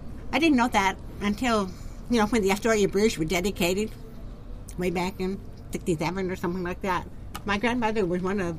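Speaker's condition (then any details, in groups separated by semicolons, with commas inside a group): Profound deafness, genetic, profound; bypass damaged nerve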